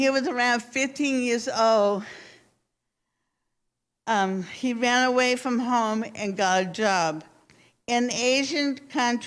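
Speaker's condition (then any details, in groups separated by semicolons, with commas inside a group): Cerebral palsy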